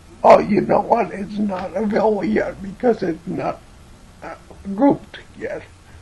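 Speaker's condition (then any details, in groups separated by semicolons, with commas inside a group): Cerebellar ataxia from brain tumour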